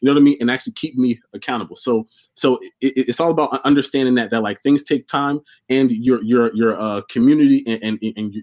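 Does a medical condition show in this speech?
Yes: stuttering; stuttered all life since childhood, volunteered for public speaking in high school and college; here repeated sounds, repeated words.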